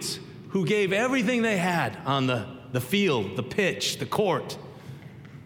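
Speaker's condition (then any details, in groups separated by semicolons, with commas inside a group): No condition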